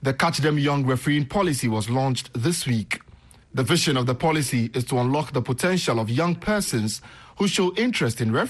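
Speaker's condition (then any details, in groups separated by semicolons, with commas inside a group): No condition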